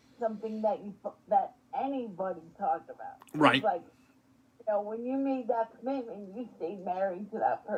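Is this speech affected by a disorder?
Yes: spastic quadriplegic cerebral palsy.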